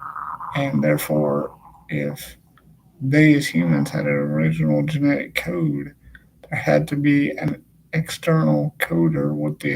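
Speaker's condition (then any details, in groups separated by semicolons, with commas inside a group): Cerebral palsy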